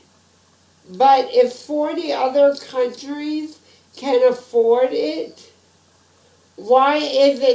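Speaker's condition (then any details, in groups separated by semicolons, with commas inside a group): Spinal muscular atrophy type 2; type 2, genetic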